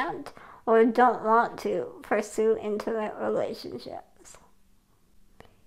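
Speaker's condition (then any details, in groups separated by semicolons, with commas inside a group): Spinal muscular atrophy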